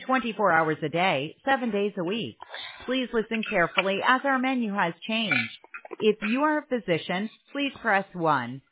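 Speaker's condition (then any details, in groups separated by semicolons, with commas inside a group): No condition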